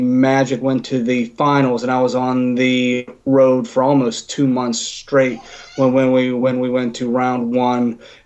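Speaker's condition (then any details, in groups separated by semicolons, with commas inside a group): Stuttering; covert stuttering, hidden for years, struggled with speech since early years; went back to speech therapy as adult, now open about stuttering, National Stuttering Association member since 2006; stuttered badly when nervous or anxious, sometimes only mild, avoided speaking roles, chose behind-camera work; repeated sounds, repeated words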